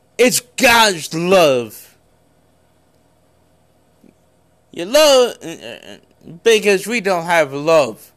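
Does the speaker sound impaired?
Yes: cerebral palsy; congenital cerebral palsy, no known medical cause.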